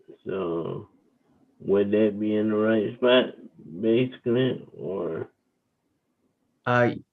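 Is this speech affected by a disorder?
Yes: cerebral palsy; wheelchair user.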